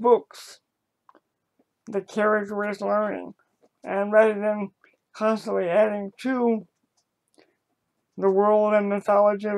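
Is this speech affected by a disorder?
Yes: cerebral palsy.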